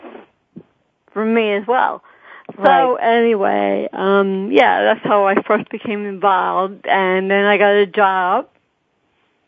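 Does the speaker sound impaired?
Yes: cerebral palsy.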